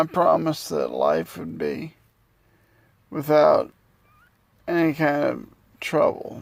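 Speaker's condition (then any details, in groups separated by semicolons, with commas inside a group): Multiple sclerosis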